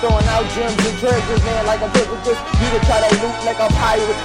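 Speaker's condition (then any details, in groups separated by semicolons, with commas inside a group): No condition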